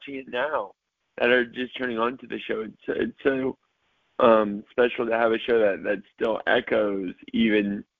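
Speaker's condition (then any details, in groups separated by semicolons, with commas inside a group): Cerebral palsy, mild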